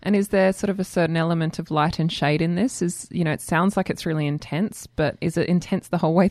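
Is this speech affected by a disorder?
No.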